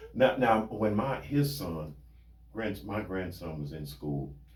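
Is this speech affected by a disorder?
No.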